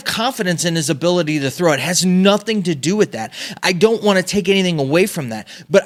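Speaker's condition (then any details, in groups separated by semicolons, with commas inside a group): No condition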